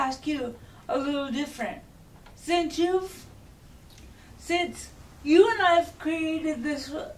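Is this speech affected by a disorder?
Yes: cerebral palsy.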